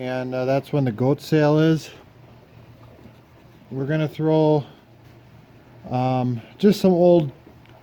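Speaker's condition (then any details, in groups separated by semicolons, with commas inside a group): No condition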